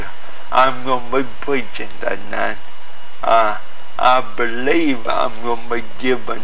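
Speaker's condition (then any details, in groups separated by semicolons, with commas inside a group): Cerebral palsy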